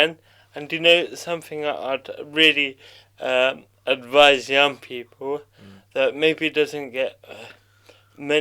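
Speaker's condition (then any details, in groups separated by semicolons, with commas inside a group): Cerebral palsy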